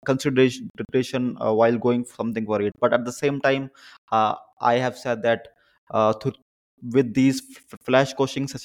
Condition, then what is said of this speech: Stuttering. Thinking back to our discussion, not once did he stammer.